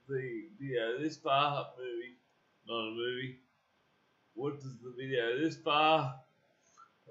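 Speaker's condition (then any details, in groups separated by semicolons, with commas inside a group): Cerebral palsy; uses wheelchair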